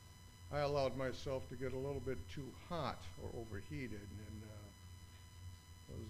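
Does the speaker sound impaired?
No.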